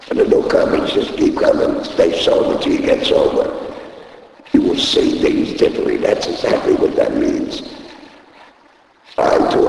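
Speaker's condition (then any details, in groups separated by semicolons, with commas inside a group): Laryngectomy; speaks using device in throat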